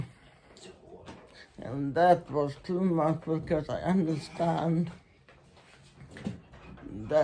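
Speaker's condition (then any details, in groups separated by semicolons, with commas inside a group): Muscular Parkinson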